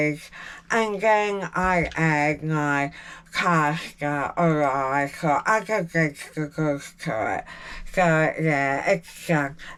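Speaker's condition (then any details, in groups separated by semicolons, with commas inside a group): Jaw cancer surgery; tracheostomy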